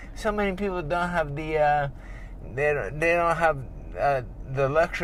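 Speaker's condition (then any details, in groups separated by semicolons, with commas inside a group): Traumatic brain injury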